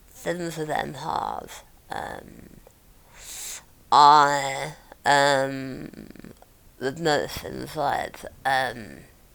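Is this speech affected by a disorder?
Yes: mouth cancer; survivor; speech not good.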